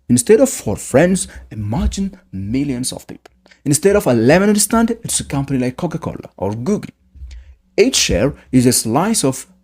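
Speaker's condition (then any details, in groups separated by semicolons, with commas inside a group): No condition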